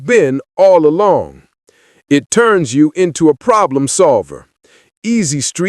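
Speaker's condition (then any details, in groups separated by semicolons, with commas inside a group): No condition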